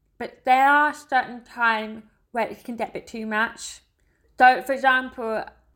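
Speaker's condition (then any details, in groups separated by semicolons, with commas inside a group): Deafness; heavy metal rock indistinct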